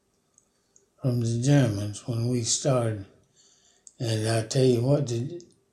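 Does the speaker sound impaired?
Yes: Parkinson's; about 5 years since onset.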